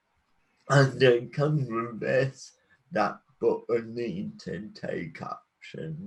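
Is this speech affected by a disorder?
Yes: cerebral palsy.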